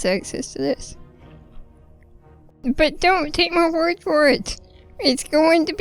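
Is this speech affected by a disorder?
Yes: spinal muscular atrophy.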